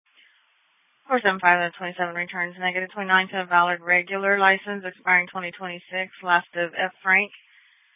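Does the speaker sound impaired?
No.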